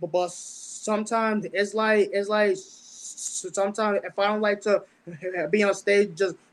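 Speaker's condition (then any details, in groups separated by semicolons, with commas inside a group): Stutter, mild; avoids long talking on stage, fears certain words coming out, fears mockery for unfinished sentences; repeated sounds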